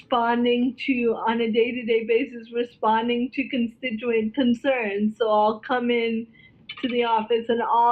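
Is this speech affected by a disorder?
Yes: cerebral palsy, spastic quadriplegia.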